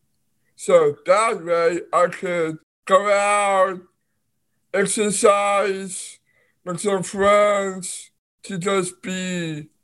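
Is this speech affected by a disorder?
Yes: Down syndrome; intellectual disability, brain processing issue, heart repair at 5 months for two holes, ear surgeries.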